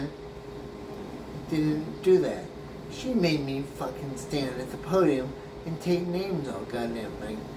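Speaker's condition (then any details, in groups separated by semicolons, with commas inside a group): Brain injury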